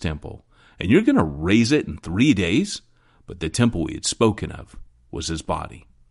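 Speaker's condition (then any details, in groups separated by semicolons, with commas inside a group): No condition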